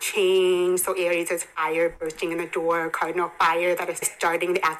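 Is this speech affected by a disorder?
Yes: hearing impairment; congenital hearing impairment, bilateral cochlear implants.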